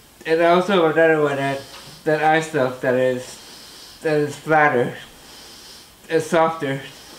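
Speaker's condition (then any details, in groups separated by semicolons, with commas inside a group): Muscular dystrophy, Duchenne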